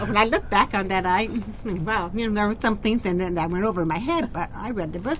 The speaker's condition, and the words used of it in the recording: Deafness. Maybe these parents thought that because my voice sounded different, I was intoxicated, but this is just the way I sound.